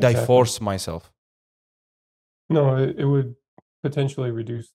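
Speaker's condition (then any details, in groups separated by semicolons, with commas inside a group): No condition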